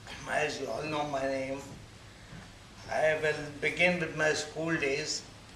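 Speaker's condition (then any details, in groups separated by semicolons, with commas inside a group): Friedreich's ataxia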